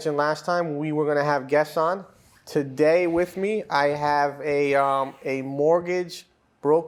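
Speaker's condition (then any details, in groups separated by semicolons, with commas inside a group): No condition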